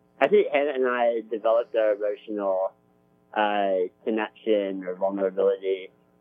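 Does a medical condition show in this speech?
Yes: spinal muscular atrophy; type 2, congenital, never able to walk or crawl, wheelchair since age 2.5, weighs 65 pounds; Spinraza about 2 years, some strength gains, weakness progression stopped, needs help moving items, eating; better jaw muscles since Spinraza.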